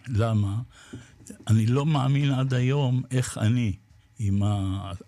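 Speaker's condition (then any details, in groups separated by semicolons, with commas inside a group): Parkinson's disease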